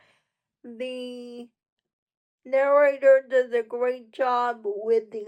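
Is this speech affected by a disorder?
Yes: cerebral palsy; uses wheelchair.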